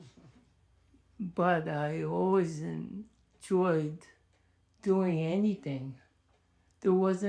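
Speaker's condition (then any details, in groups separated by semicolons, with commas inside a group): ALS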